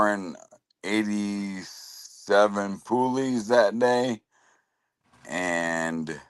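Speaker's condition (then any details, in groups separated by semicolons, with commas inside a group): Lou Gehrig's disease (ALS)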